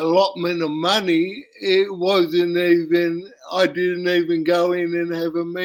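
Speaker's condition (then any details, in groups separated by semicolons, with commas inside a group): Cerebral palsy; uses wheelchair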